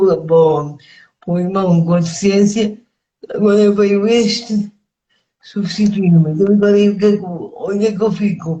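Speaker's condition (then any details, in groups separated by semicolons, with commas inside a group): Cerebral palsy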